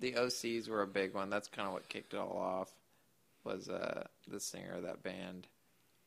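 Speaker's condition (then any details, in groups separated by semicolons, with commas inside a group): Duchenne muscular dystrophy; smuggled steroids in sixth grade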